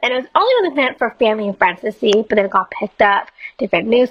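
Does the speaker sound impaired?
Yes: Down syndrome.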